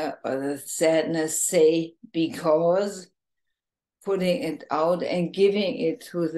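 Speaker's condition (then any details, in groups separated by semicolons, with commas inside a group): ALS, bulbar form, bulbar onset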